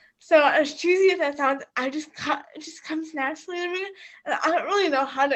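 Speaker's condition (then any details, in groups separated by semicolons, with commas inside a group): Cerebral palsy; quadriplegic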